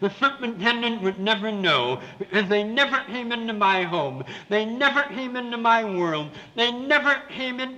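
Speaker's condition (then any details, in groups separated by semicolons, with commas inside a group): Severe cleft palate with lisp; congenital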